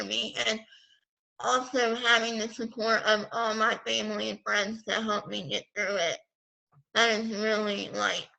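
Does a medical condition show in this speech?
Yes: pompe disease; recessive metabolic disease, nerve cell damage throughout body.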